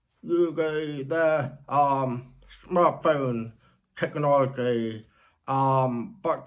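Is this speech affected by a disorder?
Yes: deafness; born deaf, childhood speech therapy at John Tracy speech therapy school in US, mother-supported, lip reads; very clear per host, sounds like late-deafened speaker, captions offered in case unclear.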